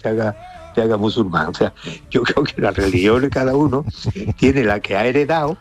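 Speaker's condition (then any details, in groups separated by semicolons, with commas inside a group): No condition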